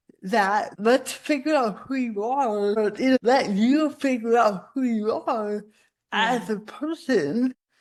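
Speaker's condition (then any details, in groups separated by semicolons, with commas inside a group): Cerebral palsy; spasticity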